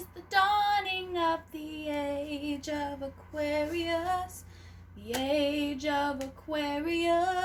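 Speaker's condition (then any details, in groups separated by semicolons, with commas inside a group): No condition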